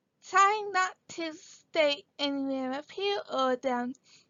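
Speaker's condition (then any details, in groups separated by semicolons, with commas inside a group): Cerebral palsy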